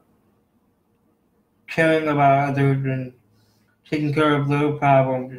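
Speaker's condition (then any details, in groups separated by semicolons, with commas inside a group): Cerebral palsy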